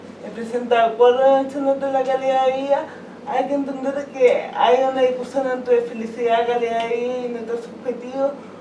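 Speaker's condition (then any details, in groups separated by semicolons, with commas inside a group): Cerebral palsy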